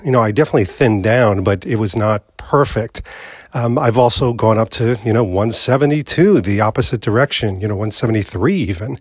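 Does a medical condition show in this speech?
No.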